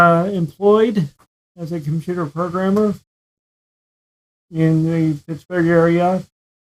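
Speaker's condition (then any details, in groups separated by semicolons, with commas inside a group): Cerebral palsy; predicted never to talk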